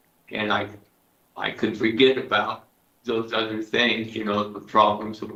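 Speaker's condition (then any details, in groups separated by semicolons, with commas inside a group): Parkinson's disease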